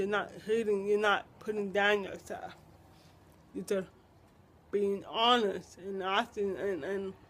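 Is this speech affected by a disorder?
Yes: cerebral palsy.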